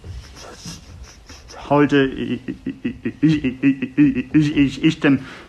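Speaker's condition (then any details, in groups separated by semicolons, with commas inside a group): Stuttering; developmental, lifelong, very late start of speaking, father stuttered as child, possibly genetic; severe stuttering; choppy, repetitions, blocks, cannot coordinate speech components, body tenses during blocks, throat sometimes hurts, fluent when singing; repeated sounds, blocks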